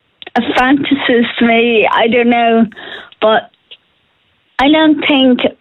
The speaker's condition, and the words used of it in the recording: Ataxia. And my speech is starting to get slower, a little bit more slurred as time goes on.